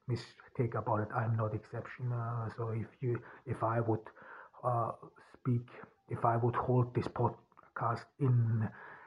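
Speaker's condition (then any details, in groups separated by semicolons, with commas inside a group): Stuttering; voice distorted after surviving gas attacks; unscripted podcast speech in English as non-native speaker; singing voice raw, scratchy and very deep, no voice enhancers; prolonged sounds, blocks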